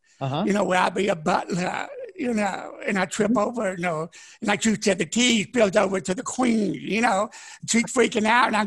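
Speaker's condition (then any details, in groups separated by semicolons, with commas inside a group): Deafness, born deaf; could not speak until age ten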